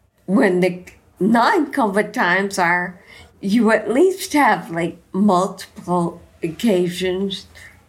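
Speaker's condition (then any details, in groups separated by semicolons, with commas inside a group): Friedreich's ataxia; inherited degenerative ataxia, onset around 15 or 16, diagnosed at 19, gene confirmed, balance, coordination problems; slurred speech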